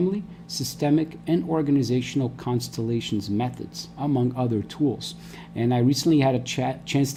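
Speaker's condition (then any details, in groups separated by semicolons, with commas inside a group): No condition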